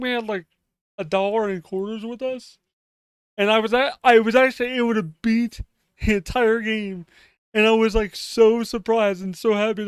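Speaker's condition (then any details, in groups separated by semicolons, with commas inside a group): Cerebral palsy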